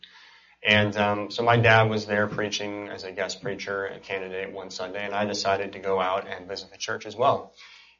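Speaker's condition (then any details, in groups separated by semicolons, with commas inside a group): Cleft palate and cleft lip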